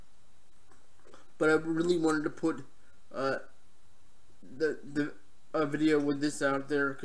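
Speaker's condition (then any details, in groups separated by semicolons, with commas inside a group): Cerebral palsy, spastic diplegia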